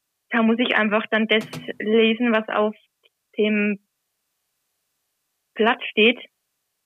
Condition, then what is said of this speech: Stuttering. Natürlich war es nicht stotterfrei, um Gottes Willen, äh, aber allein diese Überwindung, das dann zu machen, das lässt mich dann immer schon noch einmal wachsen und gibt einen Selbstvertrauen.